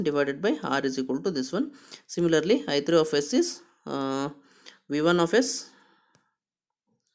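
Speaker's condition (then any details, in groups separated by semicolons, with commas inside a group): No condition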